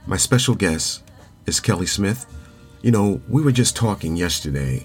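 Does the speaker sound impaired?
No.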